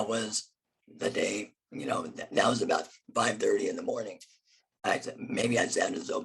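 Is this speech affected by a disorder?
Yes: laryngectomy; hard to speak loudly, some words hard, cannot eat and speak together.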